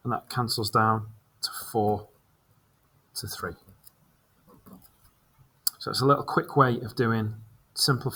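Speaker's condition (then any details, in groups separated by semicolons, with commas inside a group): No condition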